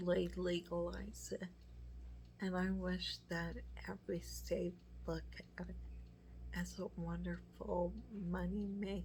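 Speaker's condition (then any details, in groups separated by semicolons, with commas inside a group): MS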